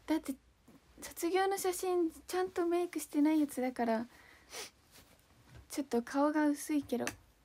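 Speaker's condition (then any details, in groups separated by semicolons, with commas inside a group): No condition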